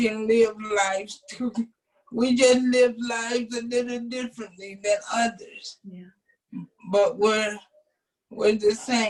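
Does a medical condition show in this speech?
Yes: cerebral palsy.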